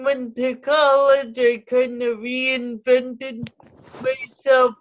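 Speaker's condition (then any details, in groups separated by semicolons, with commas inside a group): Cerebral palsy; cerebral palsy since childhood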